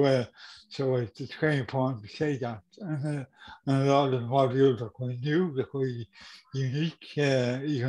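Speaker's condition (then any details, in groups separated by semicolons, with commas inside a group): Cerebral palsy; diagnosed about 50 years ago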